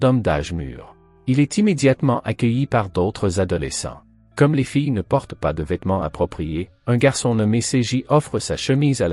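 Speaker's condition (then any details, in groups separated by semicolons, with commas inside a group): No condition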